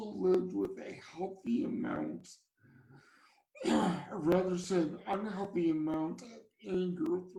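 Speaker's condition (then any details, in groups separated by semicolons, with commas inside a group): Cerebral palsy; from birth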